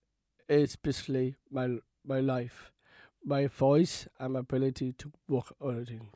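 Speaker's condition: Down syndrome; learned to talk

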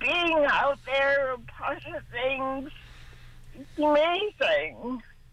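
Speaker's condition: Cerebral palsy, mild

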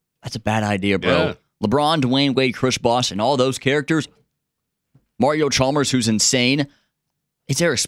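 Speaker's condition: No condition

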